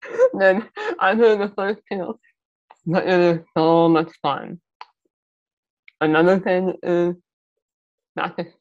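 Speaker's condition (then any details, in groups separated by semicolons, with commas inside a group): Muscular dystrophy; mild speech impairment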